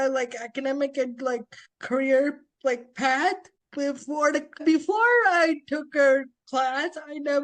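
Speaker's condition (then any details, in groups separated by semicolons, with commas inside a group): Spastic quadriplegic cerebral palsy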